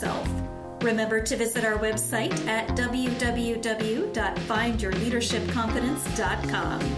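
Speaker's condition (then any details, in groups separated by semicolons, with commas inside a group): No condition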